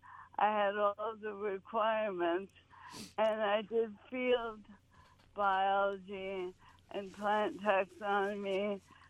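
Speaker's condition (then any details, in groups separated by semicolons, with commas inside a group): ALS; speech garbled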